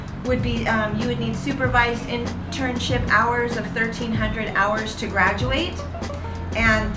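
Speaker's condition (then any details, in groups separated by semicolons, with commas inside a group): No condition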